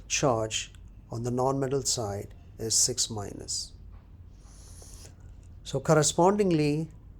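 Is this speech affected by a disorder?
No.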